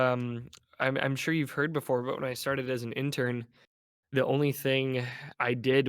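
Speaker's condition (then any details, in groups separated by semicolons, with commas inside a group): No condition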